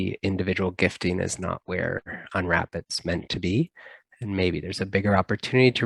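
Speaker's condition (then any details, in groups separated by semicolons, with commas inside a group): No condition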